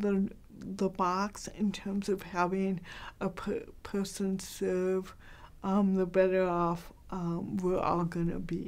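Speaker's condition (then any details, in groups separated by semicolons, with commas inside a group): Cerebral palsy, mild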